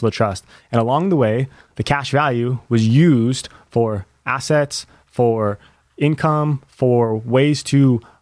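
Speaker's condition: No condition

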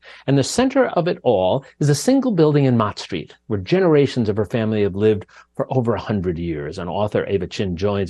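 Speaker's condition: No condition

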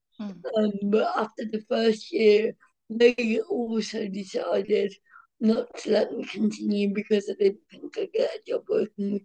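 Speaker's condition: Cerebral palsy, mild

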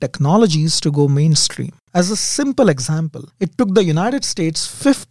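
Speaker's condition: No condition

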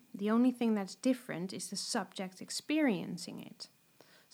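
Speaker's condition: No condition

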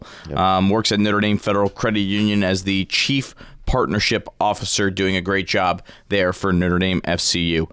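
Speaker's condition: No condition

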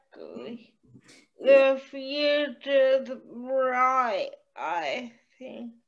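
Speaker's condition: Cerebral palsy

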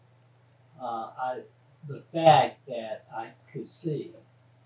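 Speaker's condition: Aphasia after stroke; self-described primary progressive aphasia

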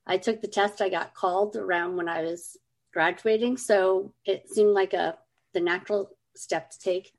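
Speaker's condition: Cleft lip and palate; congenital

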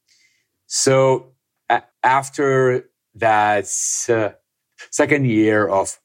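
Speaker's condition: Stutter; stutter since early childhood, disfluency noticed by mother by age two, severe growing up; still stutters, past McGuire program speech therapy with breathing technique, mall exercise talking to hundred strangers; audible stutter, part-word repetitions, worse when anxious, stutters in six languages; prolonged sounds, blocks

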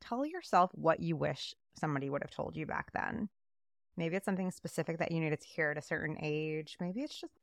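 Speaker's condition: No condition

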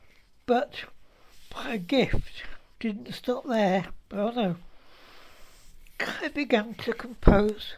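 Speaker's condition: Motor neurone disease; declining health and disability, housebound; terminal illness

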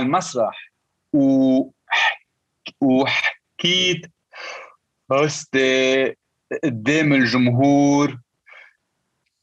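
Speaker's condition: Stuttering; lifelong stutter; still stutters; debilitating stutter, avoided speaking almost entirely for over 25 years; repeated sounds, prolonged sounds, blocks

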